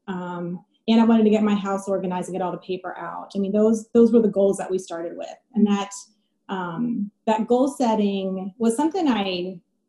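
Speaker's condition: No condition

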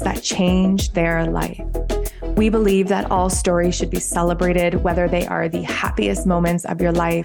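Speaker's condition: No condition

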